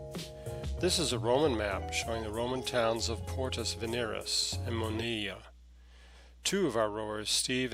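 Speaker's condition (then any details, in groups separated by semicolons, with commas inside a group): No condition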